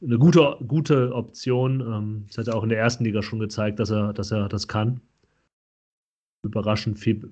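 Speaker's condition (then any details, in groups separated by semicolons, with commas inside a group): No condition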